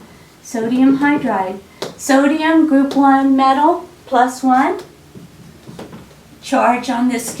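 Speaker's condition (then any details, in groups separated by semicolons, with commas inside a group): No condition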